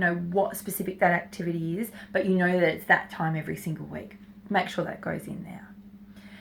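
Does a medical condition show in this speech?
No.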